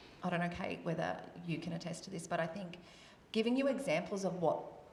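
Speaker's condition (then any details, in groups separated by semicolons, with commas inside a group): No condition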